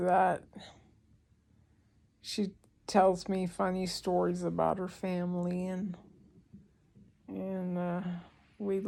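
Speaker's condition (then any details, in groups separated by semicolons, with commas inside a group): ALS; breathing expected to worsen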